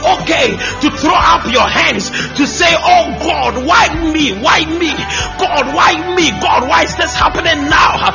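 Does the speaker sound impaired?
No.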